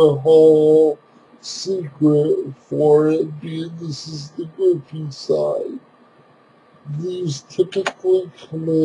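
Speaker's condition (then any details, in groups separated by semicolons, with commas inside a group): Cerebral palsy; speech impairment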